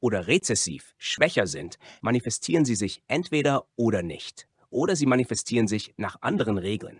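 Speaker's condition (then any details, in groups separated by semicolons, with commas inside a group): No condition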